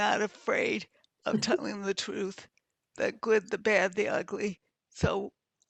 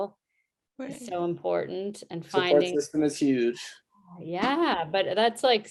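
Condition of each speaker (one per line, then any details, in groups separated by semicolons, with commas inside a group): Multiple sclerosis; lost use of hands; progressing
No condition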